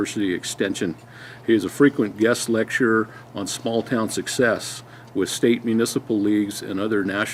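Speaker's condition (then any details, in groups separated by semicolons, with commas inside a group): No condition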